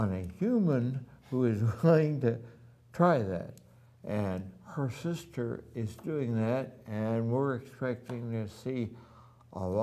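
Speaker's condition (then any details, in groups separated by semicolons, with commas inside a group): Ataxia; spinocerebellar ataxia type 3, inherited, affects hands, voice, walking; no longer walking, physical, occupational, voice therapy; voice somewhat affected since last year, voice therapy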